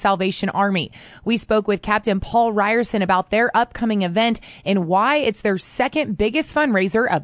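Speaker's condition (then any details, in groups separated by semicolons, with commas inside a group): No condition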